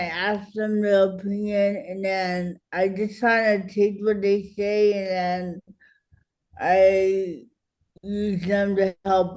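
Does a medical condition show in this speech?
Yes: cerebral palsy; affects speech and fine motor skills; speech harder to understand.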